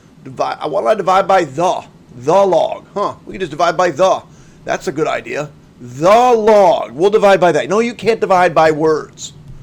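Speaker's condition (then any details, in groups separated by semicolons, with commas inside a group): No condition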